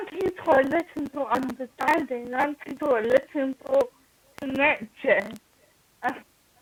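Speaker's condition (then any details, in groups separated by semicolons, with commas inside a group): Cerebral palsy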